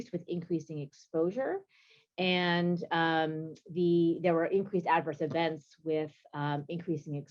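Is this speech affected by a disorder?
No.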